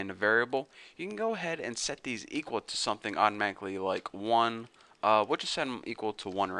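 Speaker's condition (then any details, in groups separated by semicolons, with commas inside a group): No condition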